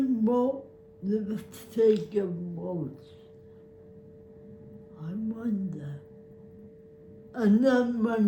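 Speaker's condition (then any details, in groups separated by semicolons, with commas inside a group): Cerebral palsy; spastic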